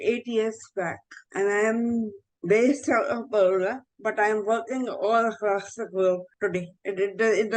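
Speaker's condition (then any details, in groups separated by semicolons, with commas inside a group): Cerebral palsy, mild; mild speech issue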